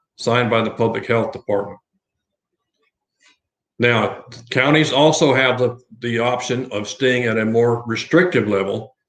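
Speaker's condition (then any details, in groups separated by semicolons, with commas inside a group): No condition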